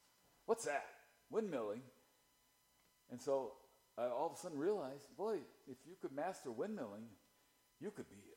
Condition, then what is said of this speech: None; typical speech.